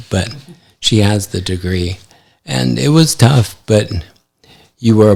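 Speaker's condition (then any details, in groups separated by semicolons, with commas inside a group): ALS; affects hand function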